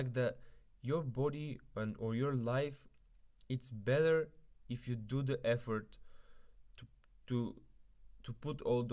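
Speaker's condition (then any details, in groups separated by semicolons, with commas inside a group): No condition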